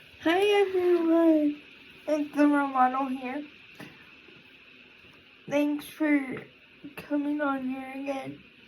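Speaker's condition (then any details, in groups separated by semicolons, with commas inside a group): Cerebral palsy; physical disability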